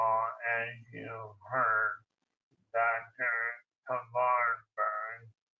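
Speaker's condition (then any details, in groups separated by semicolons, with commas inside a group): ALS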